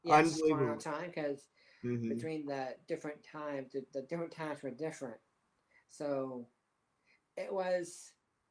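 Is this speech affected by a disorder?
Yes: Down syndrome; disability since childhood.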